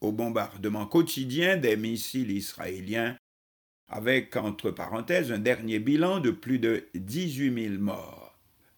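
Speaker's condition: No condition

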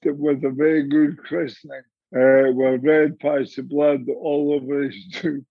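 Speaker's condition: Motor neurone disease; about 4.5 years in, arm weakness, cannot brace with arms when falling

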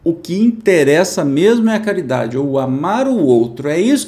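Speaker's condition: No condition

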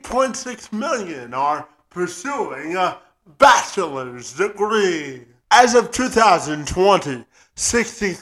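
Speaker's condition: Cerebral palsy, spastic quadriplegia

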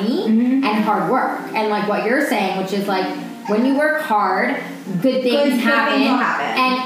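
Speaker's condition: No condition

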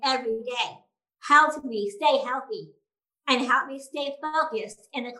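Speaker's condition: Down syndrome

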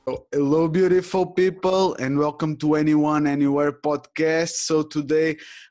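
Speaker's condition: No condition

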